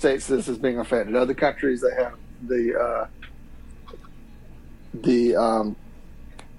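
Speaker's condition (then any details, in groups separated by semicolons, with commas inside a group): No condition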